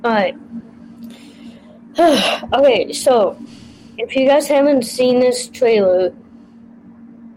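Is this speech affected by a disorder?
Yes: Down syndrome; trisomy 21, congenital.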